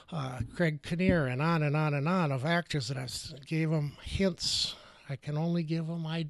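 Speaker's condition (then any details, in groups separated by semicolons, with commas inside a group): No condition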